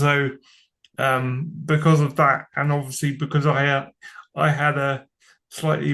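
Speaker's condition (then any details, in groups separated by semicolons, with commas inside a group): Cerebral palsy; from birth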